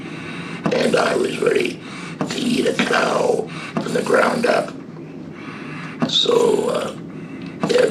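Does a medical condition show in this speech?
Yes: head and neck cancer surgery; feeding tube during cancer treatment; after surgery.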